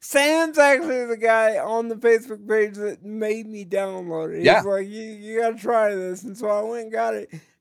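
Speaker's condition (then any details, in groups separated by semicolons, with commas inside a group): Cerebral palsy; types with one finger, chronic pain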